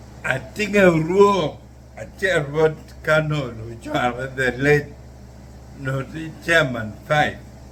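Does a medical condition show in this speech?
Yes: neurological disease.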